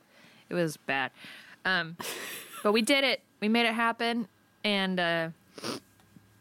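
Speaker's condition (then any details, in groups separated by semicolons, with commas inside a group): No condition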